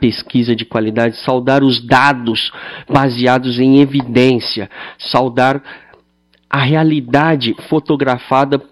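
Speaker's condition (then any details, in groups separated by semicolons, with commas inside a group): Cleft lip and palate; congenital cleft lip and palate, treated from childhood as USP patient at rehabilitation hospital in Bauru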